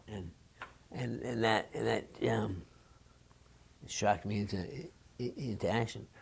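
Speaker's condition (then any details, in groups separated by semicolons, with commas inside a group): Parkinson's disease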